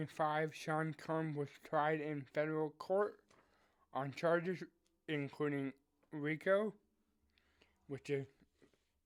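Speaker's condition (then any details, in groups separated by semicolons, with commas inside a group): Cerebral palsy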